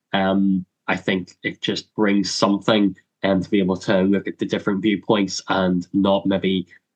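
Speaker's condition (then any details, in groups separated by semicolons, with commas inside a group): Cleft lip and palate; congenital, surgery and dental surgery in childhood; much speech therapy in childhood, dreaded reading aloud and public speaking as child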